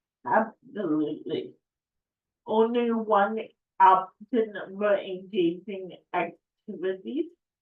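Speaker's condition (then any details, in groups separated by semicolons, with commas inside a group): Cerebral palsy; affects speech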